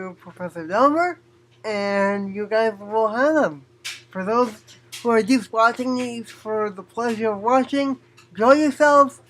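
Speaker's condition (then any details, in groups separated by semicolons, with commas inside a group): Cerebral palsy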